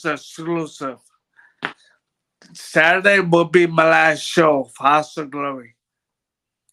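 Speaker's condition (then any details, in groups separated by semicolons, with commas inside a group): Brain bruising; speech bad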